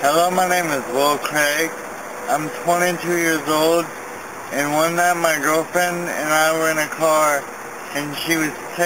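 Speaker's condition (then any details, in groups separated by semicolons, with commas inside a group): Traumatic brain injury; car accident; difficulty walking; needs prompting to breathe while talking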